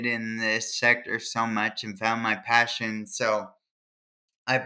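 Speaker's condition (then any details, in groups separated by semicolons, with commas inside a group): Cerebral palsy; trouble remembering multiple tasks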